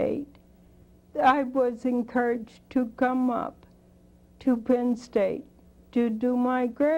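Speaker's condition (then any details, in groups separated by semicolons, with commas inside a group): Spinocerebellar degeneration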